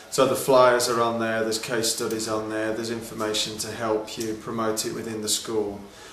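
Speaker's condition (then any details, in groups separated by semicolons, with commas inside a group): No condition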